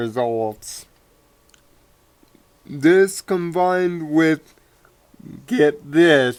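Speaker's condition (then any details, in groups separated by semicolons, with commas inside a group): Cerebral palsy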